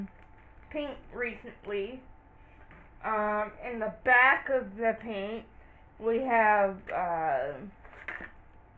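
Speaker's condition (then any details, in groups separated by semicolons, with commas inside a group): Cerebral palsy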